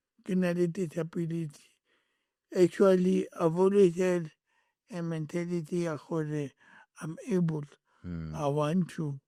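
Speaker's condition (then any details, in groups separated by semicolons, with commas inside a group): Cerebral palsy; speech and walking affected after car accident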